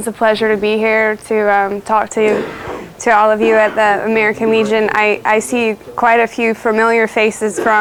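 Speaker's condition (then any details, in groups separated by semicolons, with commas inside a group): No condition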